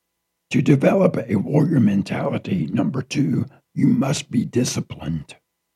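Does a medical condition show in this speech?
Yes: throat cancer, partial laryngectomy; half of voice box removed, never smoked, sick for three years; lost part of voice, feels limited in how much can speak.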